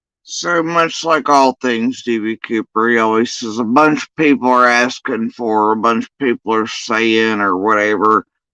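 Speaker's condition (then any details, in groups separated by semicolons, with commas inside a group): Facial paralysis after surgery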